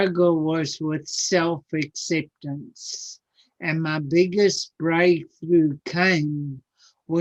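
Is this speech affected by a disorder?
Yes: cerebral palsy; severe birth complications; speech sounds atypical.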